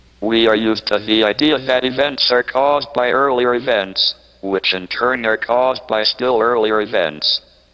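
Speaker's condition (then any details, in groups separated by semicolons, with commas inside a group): ALS, speech-generating device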